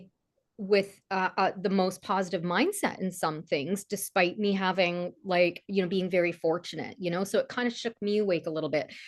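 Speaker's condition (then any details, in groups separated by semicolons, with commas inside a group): No condition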